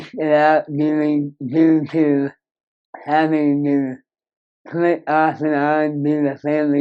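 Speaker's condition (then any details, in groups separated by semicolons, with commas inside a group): Moebius syndrome; congenital, severe nerve damage, cleft lip and palate, 35+ surgeries; no speech until age 4, speech therapy, excess saliva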